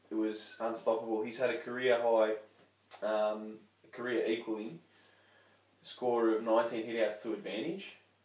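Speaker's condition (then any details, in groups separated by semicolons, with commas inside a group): No condition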